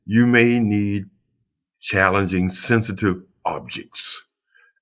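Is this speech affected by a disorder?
No.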